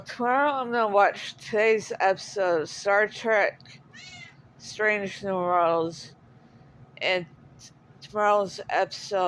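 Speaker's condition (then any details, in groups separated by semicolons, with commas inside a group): Cerebral palsy; speaks differently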